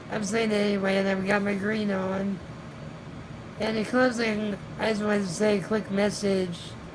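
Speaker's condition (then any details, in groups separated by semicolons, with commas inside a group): Spinal muscular atrophy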